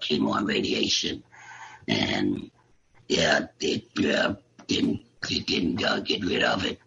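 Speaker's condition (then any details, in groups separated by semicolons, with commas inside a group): Laryngectomy; total laryngectomy for tumor by voice box, after failed six weeks chemo and radiation; voice prosthesis with hands-free device held by patch, still learning device, ongoing speech therapy; voice deeper and raspy before diagnosis, only one or two words after surgery, improving with therapy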